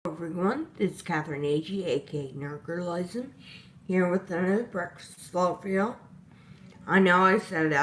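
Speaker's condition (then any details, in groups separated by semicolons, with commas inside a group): Disability causing slurred speech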